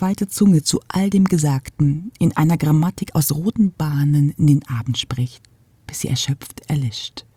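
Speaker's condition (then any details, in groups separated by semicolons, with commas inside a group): No condition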